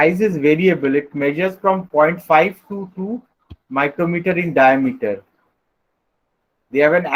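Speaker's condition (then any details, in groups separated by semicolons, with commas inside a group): No condition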